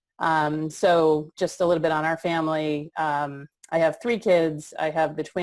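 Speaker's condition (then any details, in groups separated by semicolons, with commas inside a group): No condition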